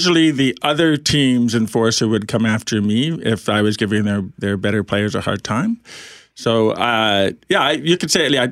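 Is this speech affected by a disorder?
Yes: profound hearing loss; orally deaf, relies on lip reading.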